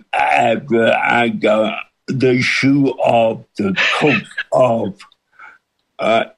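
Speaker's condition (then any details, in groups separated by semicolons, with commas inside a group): Cerebral palsy with speech impediment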